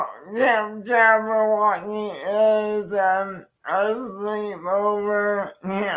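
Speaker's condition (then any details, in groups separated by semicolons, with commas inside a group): Cerebral palsy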